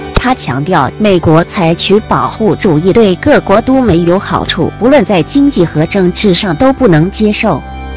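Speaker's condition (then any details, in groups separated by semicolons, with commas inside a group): No condition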